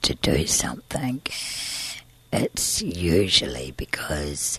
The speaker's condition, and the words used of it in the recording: Tracheostomy. And he scarred one of my vocal cords, so that's why I sound a bit different.